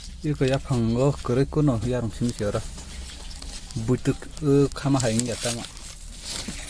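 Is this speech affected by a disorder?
No.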